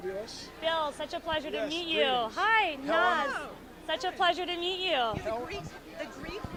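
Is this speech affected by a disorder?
No.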